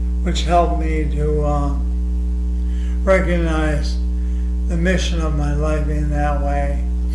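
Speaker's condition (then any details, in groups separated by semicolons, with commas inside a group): ALS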